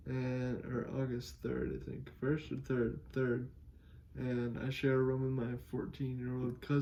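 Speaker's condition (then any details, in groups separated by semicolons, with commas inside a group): Cerebral palsy; able to speak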